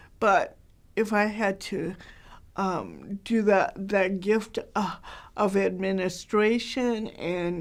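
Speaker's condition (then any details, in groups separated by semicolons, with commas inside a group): Cerebral palsy, mild; hard to understand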